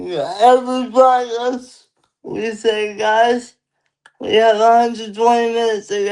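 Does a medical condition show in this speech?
Yes: cerebral palsy; lifelong; limited energy.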